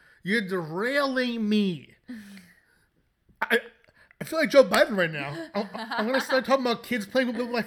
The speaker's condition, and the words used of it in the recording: Stuttering. I'll like fight through it and get it out.